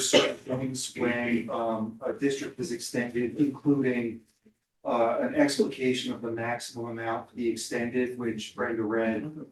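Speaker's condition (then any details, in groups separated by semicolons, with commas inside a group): No condition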